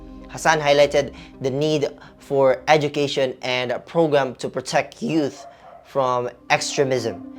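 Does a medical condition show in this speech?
No.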